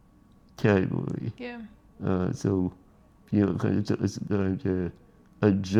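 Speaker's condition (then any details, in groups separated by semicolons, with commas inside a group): Spinal muscular atrophy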